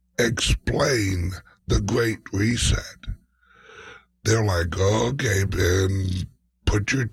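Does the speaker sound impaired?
Yes: speech impediment, mild.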